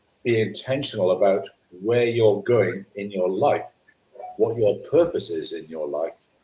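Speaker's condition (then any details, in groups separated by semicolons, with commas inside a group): No condition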